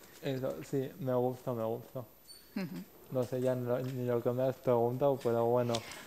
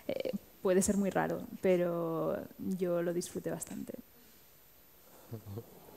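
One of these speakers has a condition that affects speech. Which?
The first: cerebral palsy.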